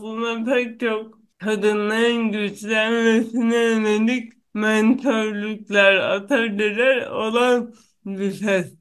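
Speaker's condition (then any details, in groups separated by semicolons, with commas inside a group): Cerebral palsy; affects gross and fine motor muscle systems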